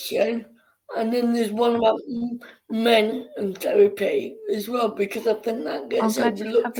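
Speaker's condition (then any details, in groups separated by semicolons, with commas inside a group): Cerebral palsy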